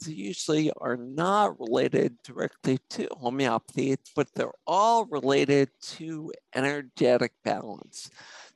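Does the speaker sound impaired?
Yes: spinocerebellar ataxia; genetic cause, puzzled doctors for almost 40 years before diagnosis; symptoms for over 40 years, no definitive treatment, self-experimenting on own symptoms.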